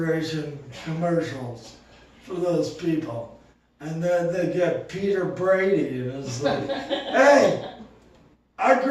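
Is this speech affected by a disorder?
Yes: cerebral palsy.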